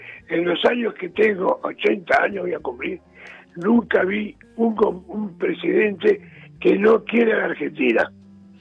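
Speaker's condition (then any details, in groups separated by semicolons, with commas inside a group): Throat cancer, vocal cords removed; vocal cords surgically cut about a year and a half ago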